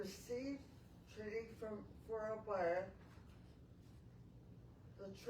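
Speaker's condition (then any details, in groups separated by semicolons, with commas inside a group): Traumatic brain injury; difficulty talking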